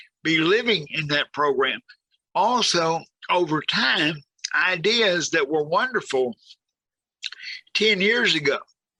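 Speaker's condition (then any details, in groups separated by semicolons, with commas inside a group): Cerebral palsy, severe; quadriplegic, wheelchair user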